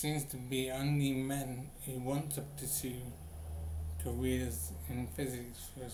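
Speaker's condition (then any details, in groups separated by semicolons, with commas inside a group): Brain injury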